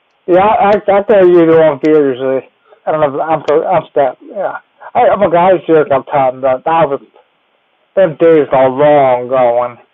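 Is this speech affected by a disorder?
Yes: cerebellar ataxia; gets around with walker, team helps up and down stairs.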